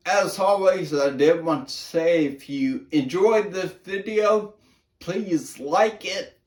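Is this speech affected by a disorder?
Yes: brain injury.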